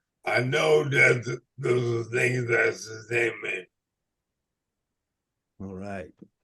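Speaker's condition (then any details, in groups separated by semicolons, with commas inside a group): ALS/MND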